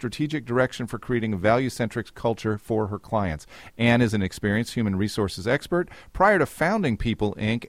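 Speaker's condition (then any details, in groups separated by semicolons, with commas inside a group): No condition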